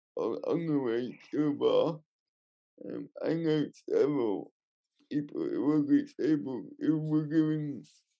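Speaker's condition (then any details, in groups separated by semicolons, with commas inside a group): Cerebral palsy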